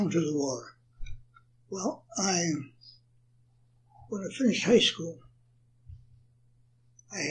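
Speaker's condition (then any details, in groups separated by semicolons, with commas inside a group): Parkinson's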